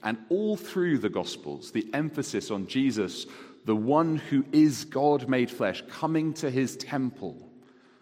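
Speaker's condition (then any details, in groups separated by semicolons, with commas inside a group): No condition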